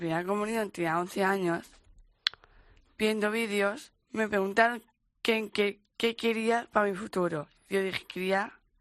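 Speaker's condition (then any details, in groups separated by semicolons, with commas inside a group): Down syndrome; congenital, extra chromosome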